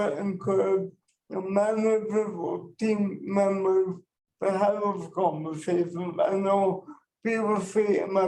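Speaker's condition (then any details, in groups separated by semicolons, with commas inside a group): Cerebral palsy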